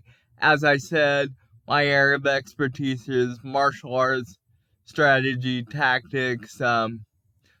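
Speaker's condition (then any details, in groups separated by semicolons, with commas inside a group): Cerebral palsy; can speak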